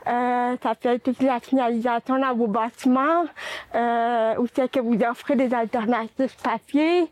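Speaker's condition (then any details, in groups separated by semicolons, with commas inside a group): Cerebral palsy; no manual dexterity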